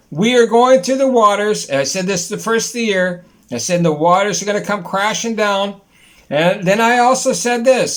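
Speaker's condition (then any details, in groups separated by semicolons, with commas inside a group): No condition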